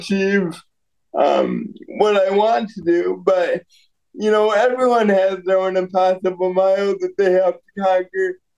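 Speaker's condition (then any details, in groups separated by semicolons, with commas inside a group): Cerebral palsy; congenital, born prematurely at 29 weeks, diagnosed within weeks, brain-muscle disconnect, worse lower in body, walks with walker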